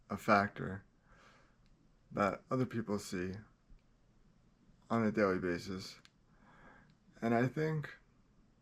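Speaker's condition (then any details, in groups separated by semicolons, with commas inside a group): Cerebral palsy; cannot coordinate two movement dimensions simultaneously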